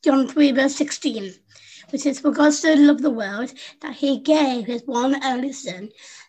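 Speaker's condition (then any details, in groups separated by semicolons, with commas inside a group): Down syndrome; adult woman, 25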